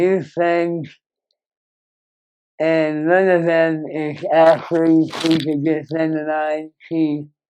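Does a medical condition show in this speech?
Yes: Moebius syndrome; severe nerve damage.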